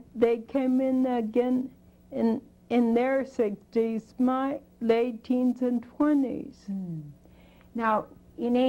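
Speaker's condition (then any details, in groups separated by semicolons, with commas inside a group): Spinocerebellar degeneration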